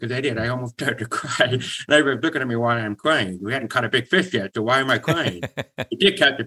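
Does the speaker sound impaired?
Yes: severe to profound hearing loss; congenital severe to profound hearing loss, identified near age 2, two deaf uncles, hearing aids since early childhood; Starkey Genesis AI rechargeable hearing aids with streaming, Starkey wearer since 2000; speech language therapy programs in childhood, relied on lip reading when aids failed.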